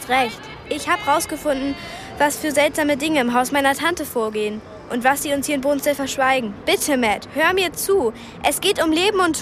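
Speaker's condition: No condition

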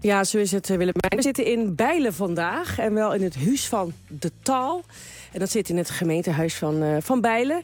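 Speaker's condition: No condition

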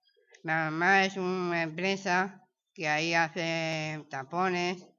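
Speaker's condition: Down syndrome

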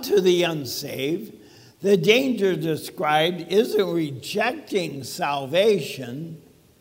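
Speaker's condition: ALS; talks funny, speech sounds abnormal

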